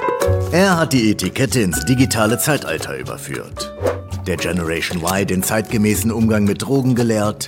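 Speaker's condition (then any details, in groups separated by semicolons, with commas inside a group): No condition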